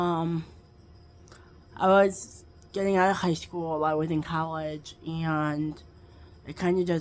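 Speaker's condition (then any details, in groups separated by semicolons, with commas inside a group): Cerebral palsy, quadriplegic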